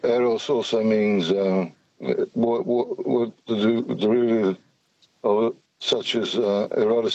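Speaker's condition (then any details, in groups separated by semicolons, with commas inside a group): Parkinson's; jittery, attributed by caller to Parkinson's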